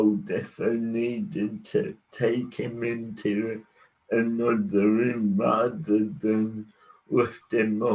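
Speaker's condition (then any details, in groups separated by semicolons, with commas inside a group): Cerebral palsy; predicted never to talk, now talks, works as public speaker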